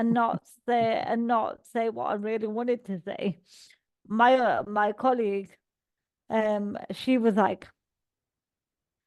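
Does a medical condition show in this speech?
Yes: cerebral palsy; all four limbs.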